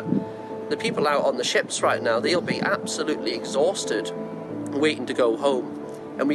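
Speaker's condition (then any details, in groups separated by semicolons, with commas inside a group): No condition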